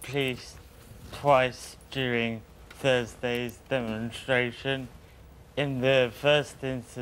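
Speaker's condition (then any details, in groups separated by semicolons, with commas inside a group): Cerebral palsy; uses wheelchair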